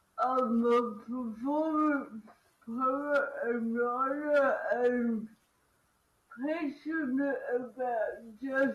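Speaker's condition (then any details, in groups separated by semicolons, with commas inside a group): Cerebral palsy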